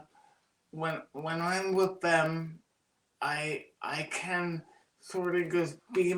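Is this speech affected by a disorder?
Yes: cerebral palsy; birth oxygen deprivation.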